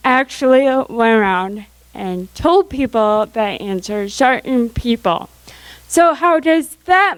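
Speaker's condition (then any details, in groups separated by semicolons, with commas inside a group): Cerebral palsy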